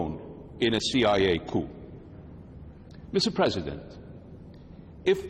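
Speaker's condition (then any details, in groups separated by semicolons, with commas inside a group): No condition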